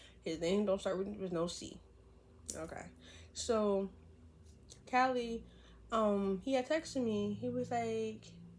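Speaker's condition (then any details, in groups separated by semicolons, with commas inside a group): No condition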